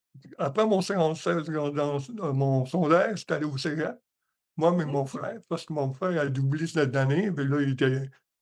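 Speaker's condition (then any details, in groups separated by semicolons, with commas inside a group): Hemiparalysis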